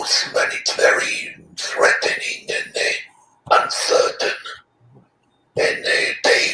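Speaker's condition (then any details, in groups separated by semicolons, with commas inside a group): Laryngectomy after head and neck cancer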